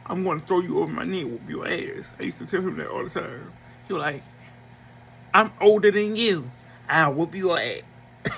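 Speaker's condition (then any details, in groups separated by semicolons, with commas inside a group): Cerebral palsy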